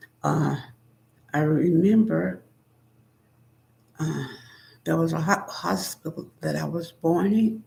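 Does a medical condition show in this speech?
Yes: spinal neurosarcoidosis.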